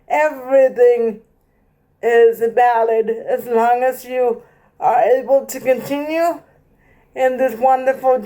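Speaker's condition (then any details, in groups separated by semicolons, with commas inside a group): Cerebral palsy; present from birth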